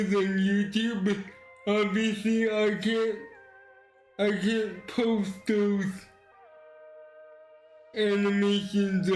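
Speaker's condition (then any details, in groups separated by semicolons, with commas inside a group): Cerebral palsy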